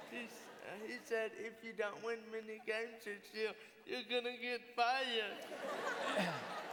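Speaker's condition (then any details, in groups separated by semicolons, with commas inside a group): Cerebral palsy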